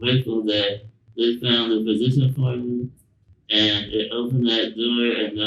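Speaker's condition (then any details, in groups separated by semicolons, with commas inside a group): Spinal muscular atrophy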